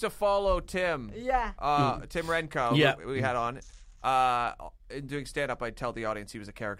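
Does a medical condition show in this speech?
No.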